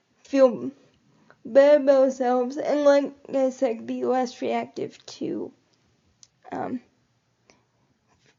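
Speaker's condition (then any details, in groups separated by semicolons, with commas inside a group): Cerebral palsy; quadriplegic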